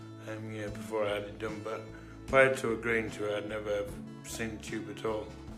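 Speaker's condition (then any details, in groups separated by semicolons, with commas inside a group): Motor neurone disease; feeding tube into stomach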